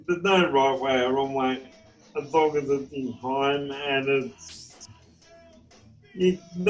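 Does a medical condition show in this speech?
Yes: cerebral palsy.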